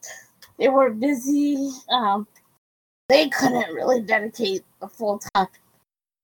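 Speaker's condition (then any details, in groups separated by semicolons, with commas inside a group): Cerebral palsy; quadriplegic, wheelchair user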